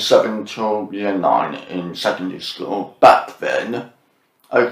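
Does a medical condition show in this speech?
Yes: profound deafness with cochlear implants, born profoundly deaf, cochlear implants; congenital profound deafness, no hearing until first cochlear implant at age 2, only one implant allowed then; speaks fairly clearly after smooth speech therapy, speech not always this clear.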